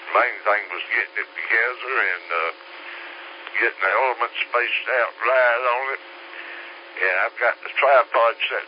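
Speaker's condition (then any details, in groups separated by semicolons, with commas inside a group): Slurred speech; stroke 3 years ago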